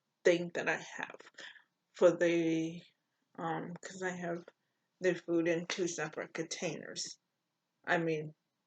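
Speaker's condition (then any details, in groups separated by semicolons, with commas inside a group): Cerebral palsy; poor balance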